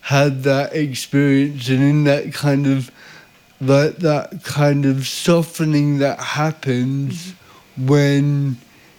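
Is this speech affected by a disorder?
Yes: cerebral palsy.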